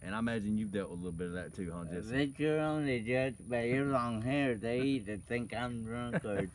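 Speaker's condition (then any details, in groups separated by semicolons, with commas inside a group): Cerebral palsy; affects walking, unsteady gait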